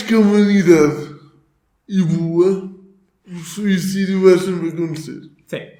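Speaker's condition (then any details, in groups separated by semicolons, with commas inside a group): Cerebral palsy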